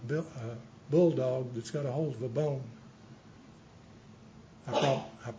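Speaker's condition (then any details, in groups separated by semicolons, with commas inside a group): Parkinson's; not speaking too fast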